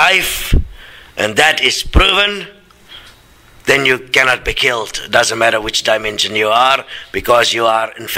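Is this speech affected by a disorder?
No.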